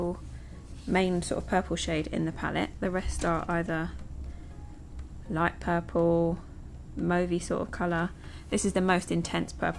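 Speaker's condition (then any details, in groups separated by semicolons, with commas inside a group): No condition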